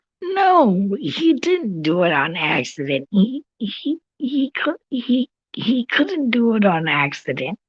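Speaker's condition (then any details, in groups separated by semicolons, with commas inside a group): Cerebral palsy; tracheotomy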